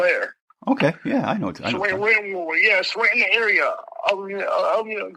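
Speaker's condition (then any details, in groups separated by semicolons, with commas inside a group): Mild cerebral palsy; speech impediment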